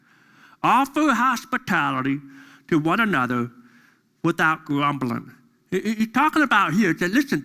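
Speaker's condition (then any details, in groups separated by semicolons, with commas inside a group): Deafness; deaf during school years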